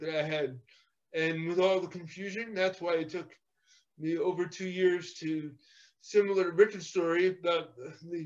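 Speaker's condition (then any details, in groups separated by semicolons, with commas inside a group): Cerebral palsy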